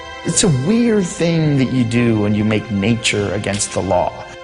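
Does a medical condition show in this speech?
No.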